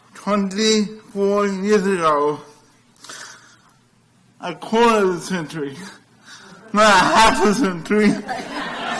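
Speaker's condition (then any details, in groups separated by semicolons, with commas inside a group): Cerebral palsy; from birth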